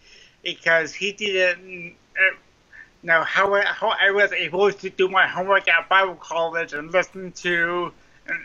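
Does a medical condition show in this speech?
Yes: cerebral palsy; mild form, lifelong, slow running, about 21 minutes per mile, trouble writing with hands; speech impairment present during recording; likens own voice to drive-through speaker box, may sound drunk.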